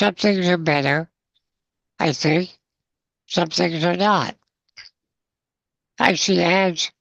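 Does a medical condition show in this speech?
Yes: spinal muscular atrophy, congenital; mini tracheostomy.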